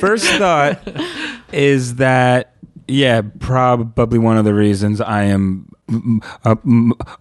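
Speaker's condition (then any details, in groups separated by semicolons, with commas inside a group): Stuttering; stuttering since childhood; stutter-like tension when signing own name, worse under pressure or with people watching; blocks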